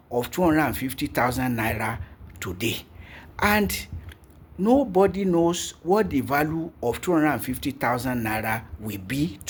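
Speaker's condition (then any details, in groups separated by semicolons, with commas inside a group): No condition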